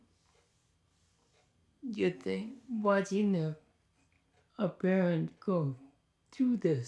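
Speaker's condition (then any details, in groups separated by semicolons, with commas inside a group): ALS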